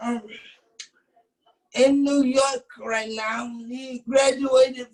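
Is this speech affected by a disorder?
Yes: cerebral palsy.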